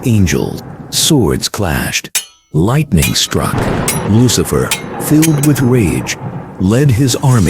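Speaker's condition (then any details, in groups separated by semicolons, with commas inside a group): No condition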